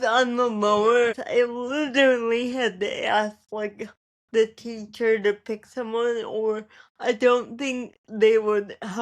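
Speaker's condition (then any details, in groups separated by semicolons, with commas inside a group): Cerebral palsy; speaks differently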